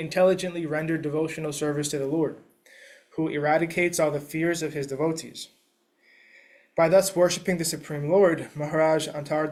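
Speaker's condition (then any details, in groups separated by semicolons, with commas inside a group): No condition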